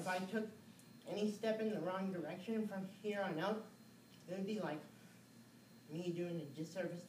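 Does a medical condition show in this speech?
Yes: cerebral palsy; from birth.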